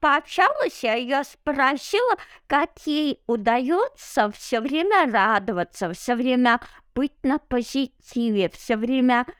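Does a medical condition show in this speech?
Yes: cerebral palsy; abnormal gait, needs help on stairs without railings, walks everywhere, no wheelchair, home-schooled as child.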